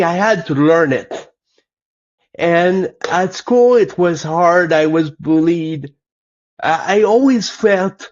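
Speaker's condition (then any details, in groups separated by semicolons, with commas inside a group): Cerebral palsy; lifelong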